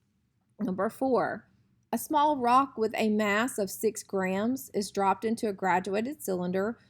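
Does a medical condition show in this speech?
No.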